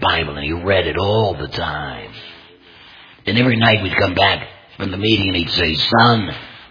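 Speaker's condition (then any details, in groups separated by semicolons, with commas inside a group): Total laryngectomy, complete laryngectomy, voice prosthesis; no pain speaking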